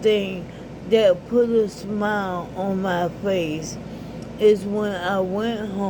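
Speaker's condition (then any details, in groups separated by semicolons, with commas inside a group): ALS; recently diagnosed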